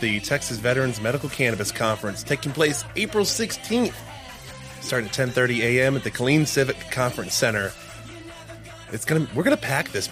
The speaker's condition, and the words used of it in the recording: None; typical speech.